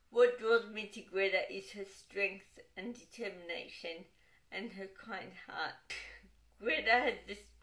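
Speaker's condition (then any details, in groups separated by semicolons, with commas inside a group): Cerebral palsy, dystonic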